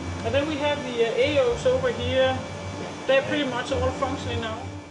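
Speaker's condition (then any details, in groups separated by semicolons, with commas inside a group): No condition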